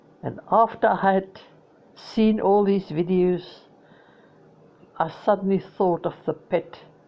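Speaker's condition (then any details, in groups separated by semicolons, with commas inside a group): No condition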